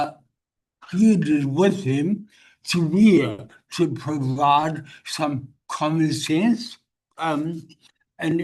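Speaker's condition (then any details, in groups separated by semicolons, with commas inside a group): Brain injury; wheelchair user; practising walking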